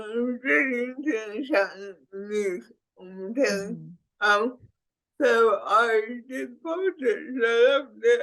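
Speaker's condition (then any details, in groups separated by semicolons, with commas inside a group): Cerebral palsy; speech impediment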